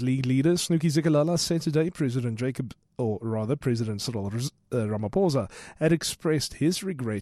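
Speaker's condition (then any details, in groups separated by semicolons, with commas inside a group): No condition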